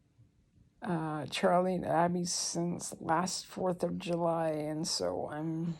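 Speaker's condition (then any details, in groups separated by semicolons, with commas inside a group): ALS; breathing expected to worsen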